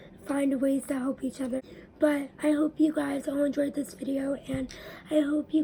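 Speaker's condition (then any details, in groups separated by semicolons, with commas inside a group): Cerebral palsy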